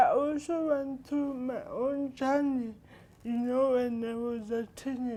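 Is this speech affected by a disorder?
Yes: cerebral palsy.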